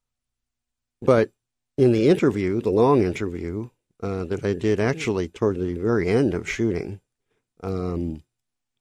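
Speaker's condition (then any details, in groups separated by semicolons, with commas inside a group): Cleft lip and palate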